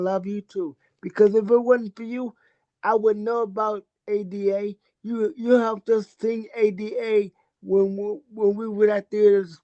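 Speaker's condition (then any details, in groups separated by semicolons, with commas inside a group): Cerebral palsy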